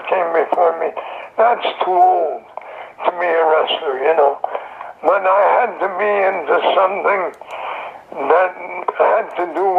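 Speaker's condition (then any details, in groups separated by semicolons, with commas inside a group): Throat cancer; survivor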